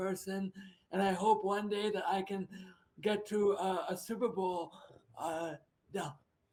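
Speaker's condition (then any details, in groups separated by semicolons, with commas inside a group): Spastic diplegia cerebral palsy; spastic diplegia, all limbs, legs worse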